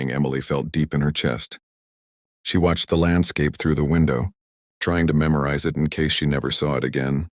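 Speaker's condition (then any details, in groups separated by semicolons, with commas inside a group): No condition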